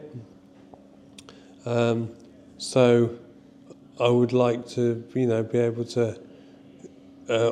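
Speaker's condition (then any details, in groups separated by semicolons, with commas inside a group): Motor neurone disease; ALS type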